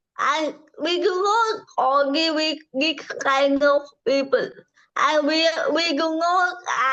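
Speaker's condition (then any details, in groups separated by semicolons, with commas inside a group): Cerebral palsy; from birth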